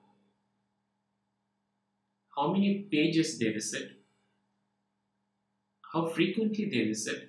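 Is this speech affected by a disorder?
No.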